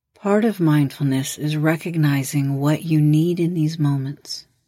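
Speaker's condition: No condition

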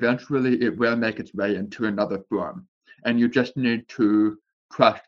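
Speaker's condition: Deafness with speech impediment, born deaf

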